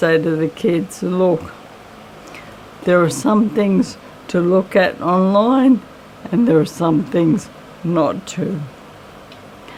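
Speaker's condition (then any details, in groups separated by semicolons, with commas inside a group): MND; voice slightly raspy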